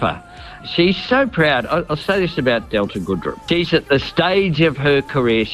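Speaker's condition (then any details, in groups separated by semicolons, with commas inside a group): No condition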